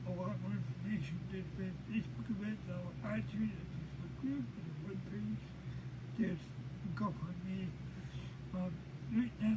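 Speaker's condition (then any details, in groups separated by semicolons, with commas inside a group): Cerebral palsy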